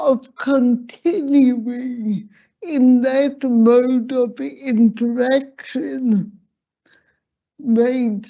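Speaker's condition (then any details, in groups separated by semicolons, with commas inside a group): Slurred speech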